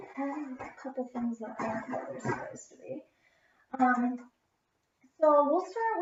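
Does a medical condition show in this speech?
No.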